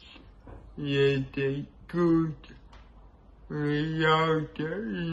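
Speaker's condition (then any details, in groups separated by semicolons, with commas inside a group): Cerebral palsy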